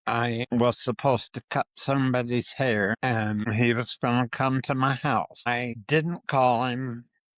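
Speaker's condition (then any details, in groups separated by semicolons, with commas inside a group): Parkinson's disease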